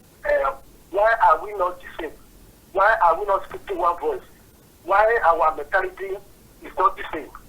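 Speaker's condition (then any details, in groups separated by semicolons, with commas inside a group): No condition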